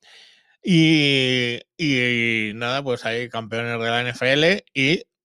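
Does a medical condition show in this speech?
No.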